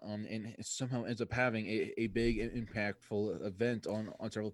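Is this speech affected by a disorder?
Yes: stuttering; stutter since school years, told to focus on speech to do drama lines, advised against musical lead; still stutters, especially on quick remarks; stutters on first attempt at quips, barely succeeds second time, often sang off pitch in school; here repeated sounds.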